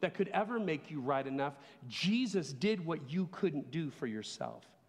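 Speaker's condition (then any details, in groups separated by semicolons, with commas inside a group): No condition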